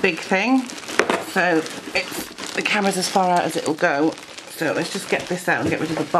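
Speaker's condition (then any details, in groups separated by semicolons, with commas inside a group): No condition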